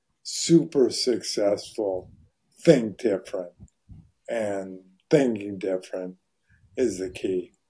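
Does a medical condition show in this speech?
Yes: ALS; probably hereditary, father and uncle died of ALS; voice very hoarse.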